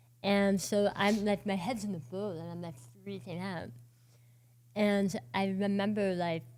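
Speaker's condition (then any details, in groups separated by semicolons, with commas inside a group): Oral cancer, partial glossectomy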